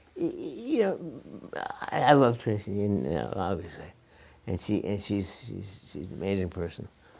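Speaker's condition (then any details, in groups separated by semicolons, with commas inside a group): Parkinson's disease; diagnosed at 29, over three decades since diagnosis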